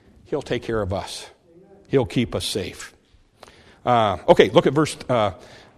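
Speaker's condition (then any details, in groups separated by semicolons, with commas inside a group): No condition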